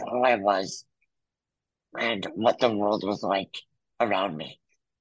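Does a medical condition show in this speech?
Yes: muscular dystrophy; wheelchair user.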